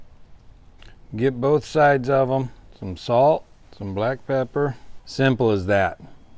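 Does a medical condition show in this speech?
No.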